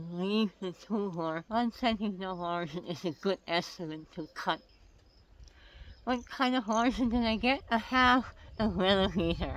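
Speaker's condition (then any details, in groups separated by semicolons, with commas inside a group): Oral cancer; tracheostomy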